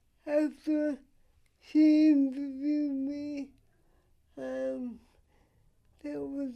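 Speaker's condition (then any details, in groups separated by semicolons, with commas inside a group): Cerebral palsy; washing and feeding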